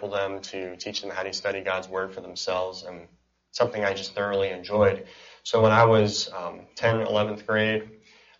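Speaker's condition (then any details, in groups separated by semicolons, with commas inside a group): Cleft palate and cleft lip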